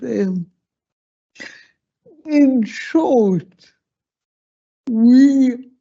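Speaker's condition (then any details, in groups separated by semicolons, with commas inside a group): Slurred speech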